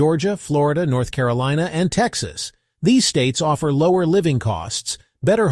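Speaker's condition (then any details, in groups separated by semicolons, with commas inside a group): No condition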